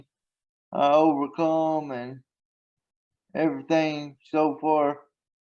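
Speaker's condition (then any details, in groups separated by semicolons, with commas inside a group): Traumatic brain injury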